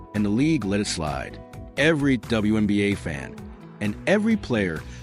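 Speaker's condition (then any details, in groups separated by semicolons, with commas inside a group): No condition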